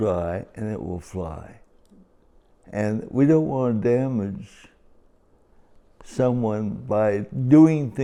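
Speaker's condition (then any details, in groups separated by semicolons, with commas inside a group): Cerebral palsy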